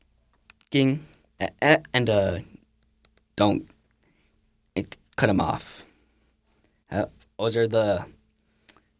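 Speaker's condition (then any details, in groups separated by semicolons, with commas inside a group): Stutter; high school age; works with speech therapist Jessica Hudson, Stuttering and Speech Therapy of Arizona, has helped a lot; may sound different in conversation; prolonged sounds, blocks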